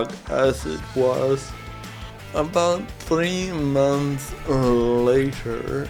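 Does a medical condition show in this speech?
Yes: cerebral palsy.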